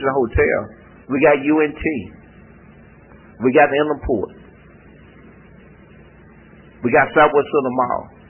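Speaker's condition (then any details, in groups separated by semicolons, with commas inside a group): No condition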